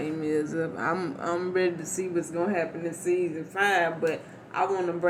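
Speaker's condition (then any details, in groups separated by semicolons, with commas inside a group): Cerebral palsy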